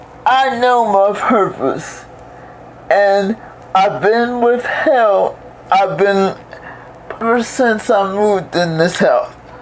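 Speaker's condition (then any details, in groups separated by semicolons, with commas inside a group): Cerebral palsy; most of life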